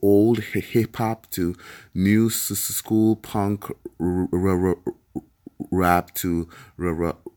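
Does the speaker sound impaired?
Yes: stuttering; stuttering since childhood, onset in Jamaican countryside; stuttered joke once misheard by listener as something ugly; here prolonged sounds.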